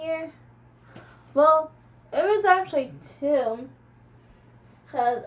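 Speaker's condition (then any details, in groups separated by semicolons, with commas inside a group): Cerebral palsy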